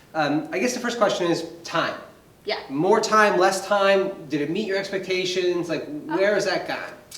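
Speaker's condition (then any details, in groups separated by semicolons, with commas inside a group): No condition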